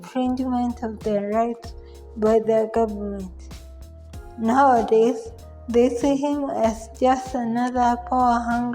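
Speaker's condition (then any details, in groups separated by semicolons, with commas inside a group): Cerebral palsy; from birth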